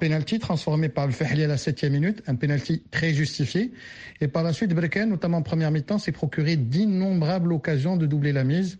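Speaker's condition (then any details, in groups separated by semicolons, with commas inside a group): No condition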